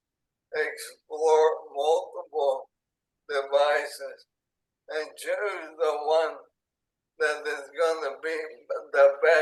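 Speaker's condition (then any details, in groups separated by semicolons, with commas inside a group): ALS; onset in hands and arms, tracheostomy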